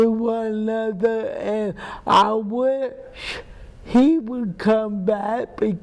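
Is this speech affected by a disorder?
Yes: cerebral palsy; affects walking and gait; described as mild; speech impairment.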